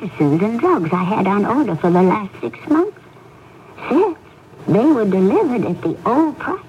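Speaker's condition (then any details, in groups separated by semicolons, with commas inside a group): No condition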